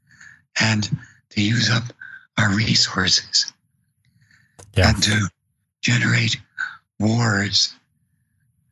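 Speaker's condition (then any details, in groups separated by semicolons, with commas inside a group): Vocal cord paralysis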